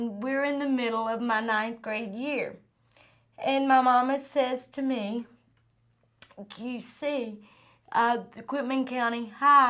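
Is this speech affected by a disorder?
Yes: cerebral palsy; from birth.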